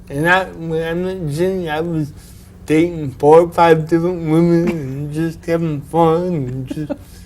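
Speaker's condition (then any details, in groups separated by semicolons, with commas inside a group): Cerebral palsy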